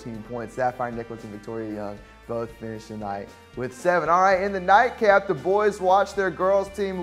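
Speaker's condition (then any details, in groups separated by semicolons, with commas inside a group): No condition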